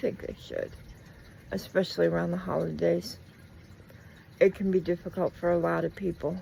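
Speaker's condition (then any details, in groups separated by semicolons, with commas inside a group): Cerebral palsy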